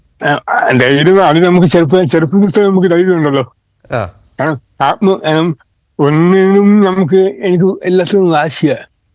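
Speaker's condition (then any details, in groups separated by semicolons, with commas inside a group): Cerebral palsy; present from birth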